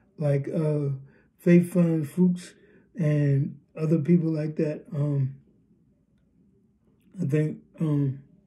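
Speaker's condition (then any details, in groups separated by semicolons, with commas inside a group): Cerebral palsy, spastic diplegia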